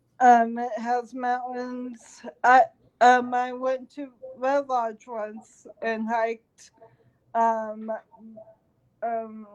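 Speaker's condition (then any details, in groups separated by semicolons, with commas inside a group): Cerebral palsy; talks too fast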